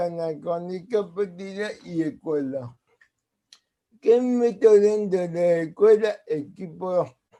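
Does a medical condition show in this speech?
Yes: cerebral palsy.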